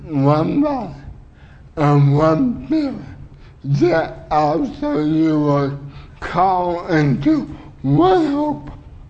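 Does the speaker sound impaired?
Yes: cerebral palsy; 15 minutes without breathing, oxygen lack damaged left brain, uses wheelchair, body constantly fights back; speech a little unclear, a little difficult.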